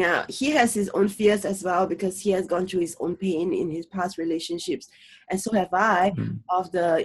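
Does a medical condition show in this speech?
No.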